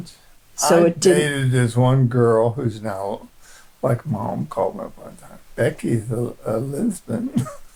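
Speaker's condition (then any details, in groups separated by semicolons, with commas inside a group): Parkinson's disease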